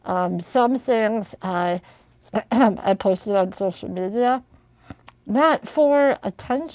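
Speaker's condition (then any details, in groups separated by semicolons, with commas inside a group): Spinal muscular atrophy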